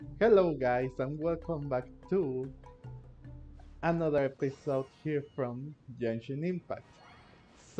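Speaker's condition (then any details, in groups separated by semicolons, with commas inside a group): No condition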